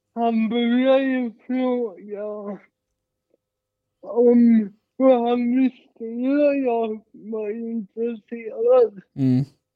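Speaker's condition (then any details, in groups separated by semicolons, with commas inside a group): Cerebral palsy, mild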